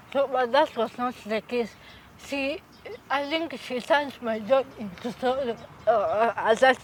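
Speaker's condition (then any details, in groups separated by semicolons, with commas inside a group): Cerebral palsy; from birth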